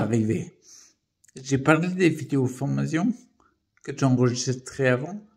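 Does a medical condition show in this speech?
Yes: primary progressive multiple sclerosis.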